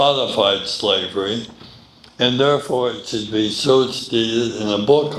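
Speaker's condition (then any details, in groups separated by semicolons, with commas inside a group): Medical condition affecting speech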